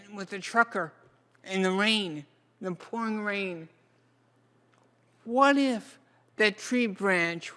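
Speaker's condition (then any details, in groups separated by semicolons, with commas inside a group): Cerebral palsy; from birth, turned feet treated with braces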